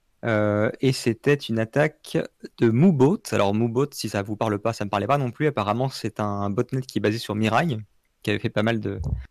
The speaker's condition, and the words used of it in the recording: No condition.